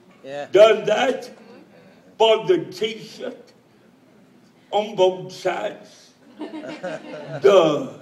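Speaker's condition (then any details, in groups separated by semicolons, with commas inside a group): Cerebral palsy; speech still sounds atypical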